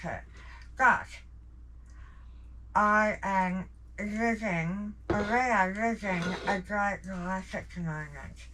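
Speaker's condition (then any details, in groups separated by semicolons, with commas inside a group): Jaw cancer surgery; tracheostomy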